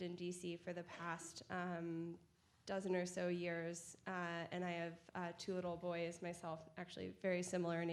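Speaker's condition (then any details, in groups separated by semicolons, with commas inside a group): No condition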